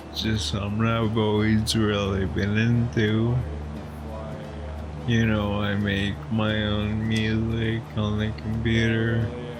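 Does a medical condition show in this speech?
Yes: Friedreich's ataxia.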